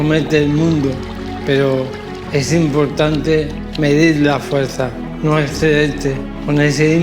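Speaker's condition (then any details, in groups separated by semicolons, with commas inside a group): Amyotrophic lateral sclerosis; diagnosed over three years ago, cannot swim or cycle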